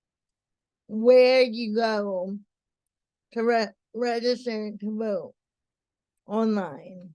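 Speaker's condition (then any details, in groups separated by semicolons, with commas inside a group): Cerebral palsy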